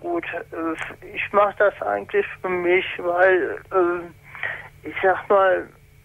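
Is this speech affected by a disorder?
Yes: spastic paralysis since birth; mainly in hands, writing or holding full glass looks drunk to outsiders.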